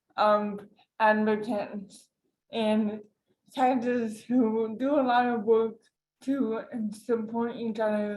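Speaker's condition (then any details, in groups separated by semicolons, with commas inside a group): Cerebral palsy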